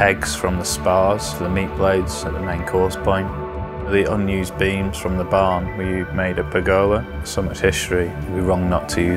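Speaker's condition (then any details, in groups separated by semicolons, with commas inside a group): No condition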